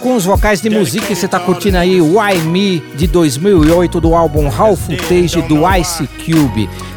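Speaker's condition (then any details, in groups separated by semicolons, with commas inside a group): No condition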